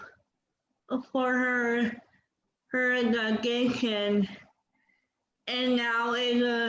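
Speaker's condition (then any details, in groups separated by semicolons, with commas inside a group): Cerebral palsy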